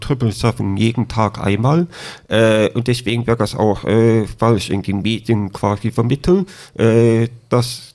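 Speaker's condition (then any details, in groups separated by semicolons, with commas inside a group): Deafness with cochlear implant, congenital deafness; born deaf, no hearing until age 13, cochlear implant surgery at 13, lip reading; speech still audibly affected per host; hardly spoke before implant, 3-4 years relearning speech and hearing, raised orally, no sign language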